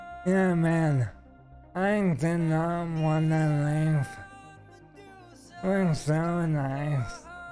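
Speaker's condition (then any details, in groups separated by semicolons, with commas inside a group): ALS; stem cell treatment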